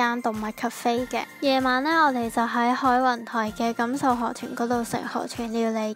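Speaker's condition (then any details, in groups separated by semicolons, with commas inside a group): No condition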